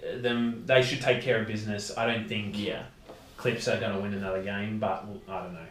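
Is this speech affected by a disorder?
No.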